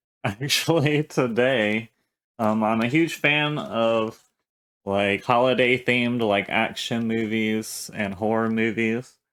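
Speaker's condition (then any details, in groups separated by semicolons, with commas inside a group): No condition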